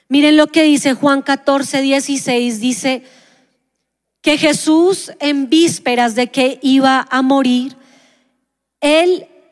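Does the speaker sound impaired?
No.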